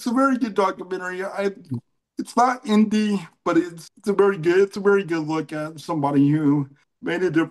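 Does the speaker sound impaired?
Yes: cerebral palsy.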